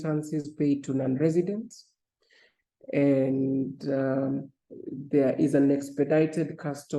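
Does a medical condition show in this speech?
No.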